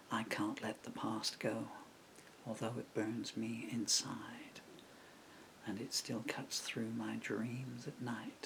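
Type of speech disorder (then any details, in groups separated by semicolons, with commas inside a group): Severe bulbar dysarthria; progressive bulbar palsy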